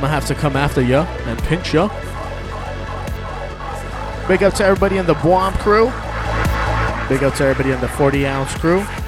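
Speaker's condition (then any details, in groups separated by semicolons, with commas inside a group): No condition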